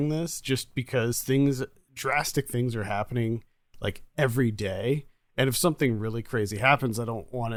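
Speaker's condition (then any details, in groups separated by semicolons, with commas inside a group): No condition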